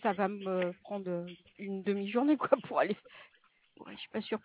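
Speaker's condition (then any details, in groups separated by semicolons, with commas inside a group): No condition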